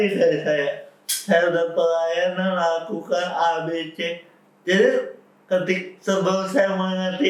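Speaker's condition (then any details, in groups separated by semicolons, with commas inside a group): Cerebral palsy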